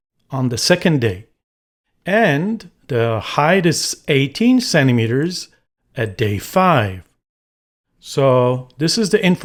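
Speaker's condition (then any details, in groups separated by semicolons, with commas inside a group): No condition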